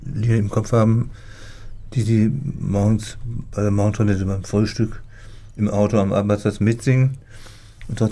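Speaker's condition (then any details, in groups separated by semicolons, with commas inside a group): Parkinson's disease; 90 percent disability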